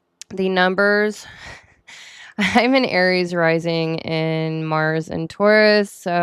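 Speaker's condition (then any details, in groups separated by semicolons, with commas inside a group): No condition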